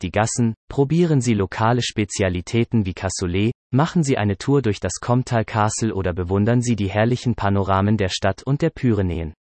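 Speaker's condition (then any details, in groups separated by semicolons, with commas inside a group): No condition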